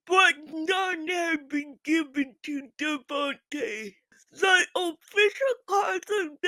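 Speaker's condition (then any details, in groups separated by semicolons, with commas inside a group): Physical speech impairment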